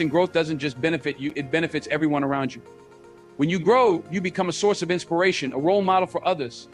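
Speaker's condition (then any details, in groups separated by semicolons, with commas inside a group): No condition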